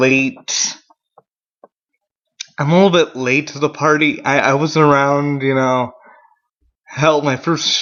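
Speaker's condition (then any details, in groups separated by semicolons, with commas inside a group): Cerebral palsy; mild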